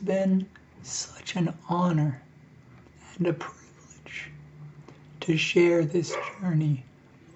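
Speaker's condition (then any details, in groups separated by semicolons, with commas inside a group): ALS; struggles to breathe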